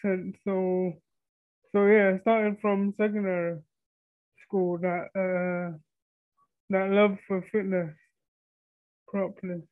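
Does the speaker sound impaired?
Yes: cerebral palsy (quadriplegia); present from birth, wheelchair user, operation when younger.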